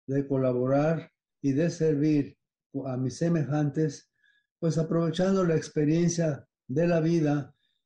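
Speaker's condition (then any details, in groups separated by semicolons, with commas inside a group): Parkinson's disease; affects smell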